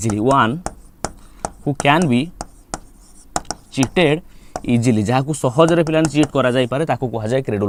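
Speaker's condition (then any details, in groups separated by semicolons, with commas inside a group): No condition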